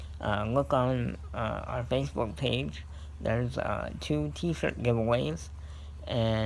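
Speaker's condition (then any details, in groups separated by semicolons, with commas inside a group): Cerebral palsy; scoliosis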